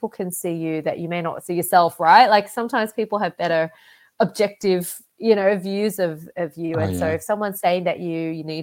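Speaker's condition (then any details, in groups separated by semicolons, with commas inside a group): No condition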